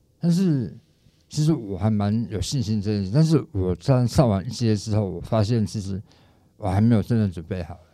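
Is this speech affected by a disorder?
Yes: tongue cancer, stage 4 tongue cancer and parotid cancer; stage four tongue cancer, recovered; cancer-free after treatment; daily pronunciation practice after recovery, now speaks clearly, called a miracle by others.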